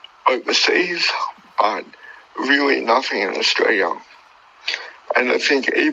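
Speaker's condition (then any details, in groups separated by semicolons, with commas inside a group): Cerebral palsy; born two months premature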